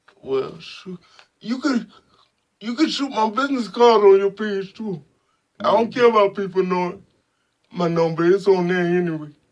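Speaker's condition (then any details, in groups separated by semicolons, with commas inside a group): Spastic quadriplegic cerebral palsy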